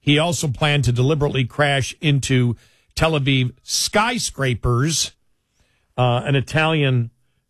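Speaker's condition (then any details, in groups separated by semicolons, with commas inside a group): No condition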